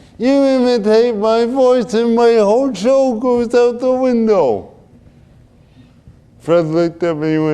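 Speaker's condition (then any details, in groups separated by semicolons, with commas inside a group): Cerebral palsy; from birth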